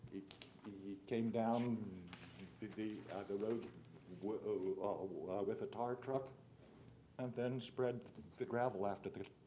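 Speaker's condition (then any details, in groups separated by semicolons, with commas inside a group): Stuttering; stutter since age 5, now aged 74, about 69 years; stutters while speaking at county council meeting, asks listeners' forgiveness; repeated sounds, prolonged sounds, blocks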